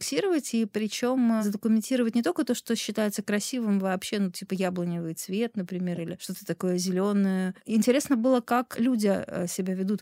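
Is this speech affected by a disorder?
No.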